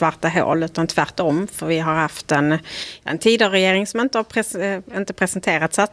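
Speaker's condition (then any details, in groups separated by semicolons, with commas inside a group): No condition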